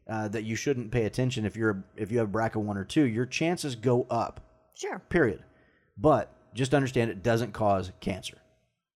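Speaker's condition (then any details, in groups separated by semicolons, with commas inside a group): No condition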